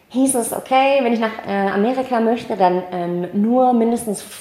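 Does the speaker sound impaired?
Yes: cleft palate, mild; cleft palate from birth; small speech impediment, audible to listeners.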